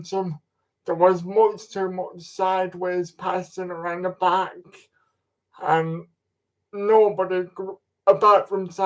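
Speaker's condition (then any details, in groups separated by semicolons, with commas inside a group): Cerebral palsy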